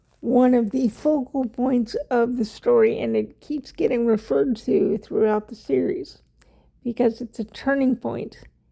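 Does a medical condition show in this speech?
Yes: cerebral palsy; wheelchair user.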